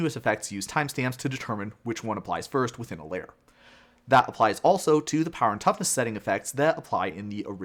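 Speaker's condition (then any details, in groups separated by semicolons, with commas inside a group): No condition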